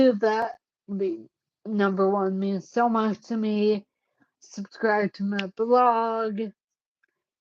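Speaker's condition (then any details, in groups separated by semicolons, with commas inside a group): Cerebellar ataxia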